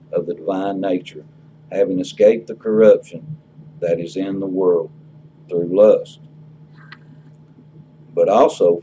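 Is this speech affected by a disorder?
No.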